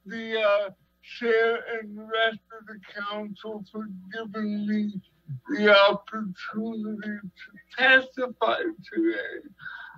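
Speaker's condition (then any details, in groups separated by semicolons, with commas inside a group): Cerebral palsy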